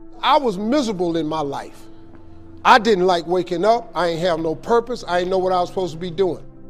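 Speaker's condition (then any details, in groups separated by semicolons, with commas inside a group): No condition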